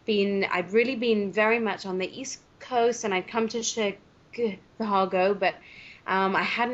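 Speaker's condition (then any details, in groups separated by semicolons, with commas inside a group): Stuttering; stuttering since age seven, two-week intensive therapy course about age eight, techniques abandoned, repeated at 25; many years since onset, not in therapy, uses voluntary stuttering; always stutters saying own name, later therapy did not change stutter much; blocks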